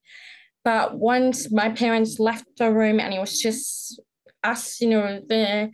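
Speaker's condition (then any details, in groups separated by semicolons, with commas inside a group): Profound deafness, congenital, profound; born profoundly deaf, right cochlear implant since infancy, left cochlear implant also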